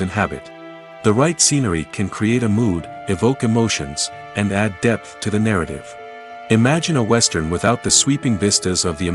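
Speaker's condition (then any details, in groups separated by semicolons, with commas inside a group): No condition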